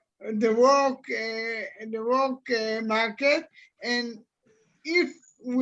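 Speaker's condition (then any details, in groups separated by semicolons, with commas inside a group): Cerebral palsy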